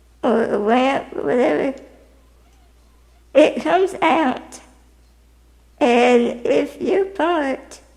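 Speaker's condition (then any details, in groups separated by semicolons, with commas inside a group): Spinal muscular atrophy type 2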